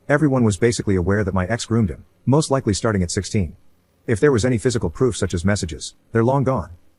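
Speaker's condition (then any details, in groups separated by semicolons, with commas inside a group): No condition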